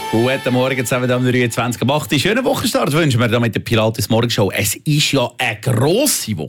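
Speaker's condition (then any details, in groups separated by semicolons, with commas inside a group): No condition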